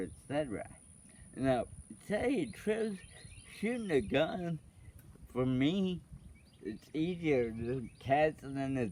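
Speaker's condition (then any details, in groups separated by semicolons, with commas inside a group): Cerebral palsy; affects walking, unsteady gait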